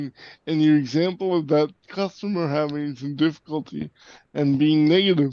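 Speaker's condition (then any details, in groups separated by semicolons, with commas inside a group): Cerebral palsy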